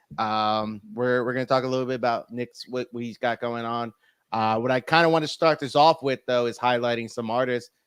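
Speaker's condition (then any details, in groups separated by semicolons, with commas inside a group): No condition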